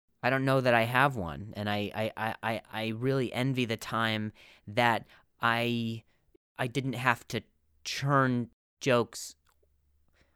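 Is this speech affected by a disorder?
Yes: stutter; vocal contusion and major concussion, seen by neurologist, chiropractor, physical therapist; stutters sometimes, abbreviates words, less stuttering when comfortable, stutters most around uncomfortable family; here repeated words, prolonged sounds, blocks.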